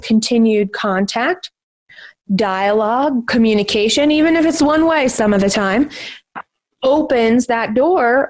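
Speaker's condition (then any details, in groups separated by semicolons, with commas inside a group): No condition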